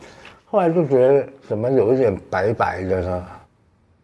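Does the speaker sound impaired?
Yes: tongue cancer, partial glossectomy; right tongue cancer, stage 2 resected, recurred about age 50, two-thirds right tongue removed, flap reconstruction; stage 3 recurrence, radiotherapy completed, now in follow-up, about two years since diagnosis; eating and speaking affected after resection.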